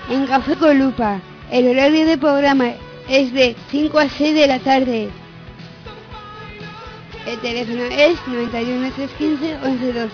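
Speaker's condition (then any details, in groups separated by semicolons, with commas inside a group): Down syndrome; reads news item aloud on live radio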